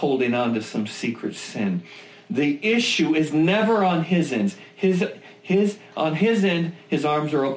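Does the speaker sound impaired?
No.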